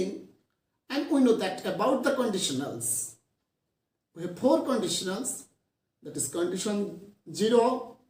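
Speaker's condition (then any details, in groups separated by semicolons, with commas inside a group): No condition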